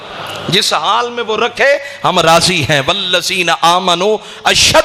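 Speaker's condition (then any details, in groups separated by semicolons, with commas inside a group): No condition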